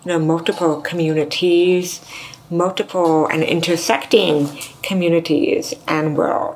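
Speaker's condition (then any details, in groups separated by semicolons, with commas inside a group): Deafness; severe to profound deafness from 3, hearing aids to 34, implant worse ear 34, other 41; grew up speaking, mainstream schooling, learned sign language in 20s, also signs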